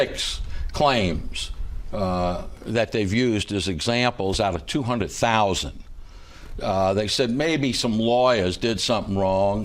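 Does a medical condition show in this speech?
No.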